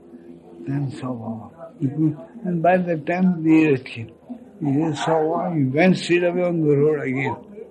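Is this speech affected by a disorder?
Yes: speech loss after head injury; head injury from car accident, unconscious after accident, speech lost after accident; very difficult to utter words, heavy speech, listeners say understandable.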